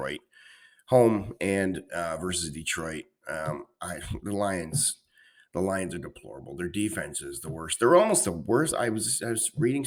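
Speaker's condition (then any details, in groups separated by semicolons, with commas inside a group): No condition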